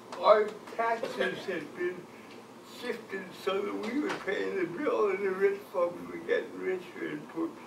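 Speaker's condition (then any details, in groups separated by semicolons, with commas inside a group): Cerebral palsy; from birth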